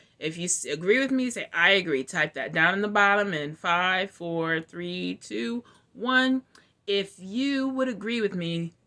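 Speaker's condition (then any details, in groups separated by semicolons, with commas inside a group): No condition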